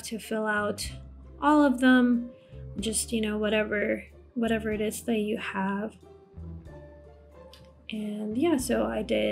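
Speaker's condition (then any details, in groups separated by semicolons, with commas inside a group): No condition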